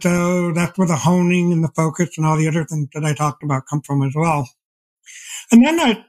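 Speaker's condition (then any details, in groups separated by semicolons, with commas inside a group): Deafblindness; progressive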